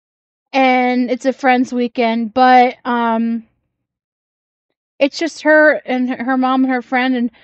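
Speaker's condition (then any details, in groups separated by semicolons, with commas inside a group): No condition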